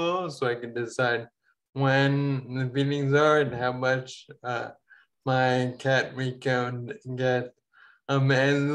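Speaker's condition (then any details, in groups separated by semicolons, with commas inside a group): Ataxia; falls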